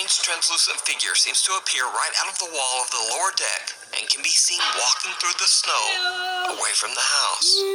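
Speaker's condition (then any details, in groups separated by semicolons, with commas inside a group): No condition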